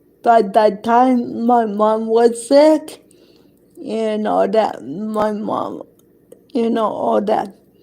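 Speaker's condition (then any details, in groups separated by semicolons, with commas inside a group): Cerebral palsy; affects hand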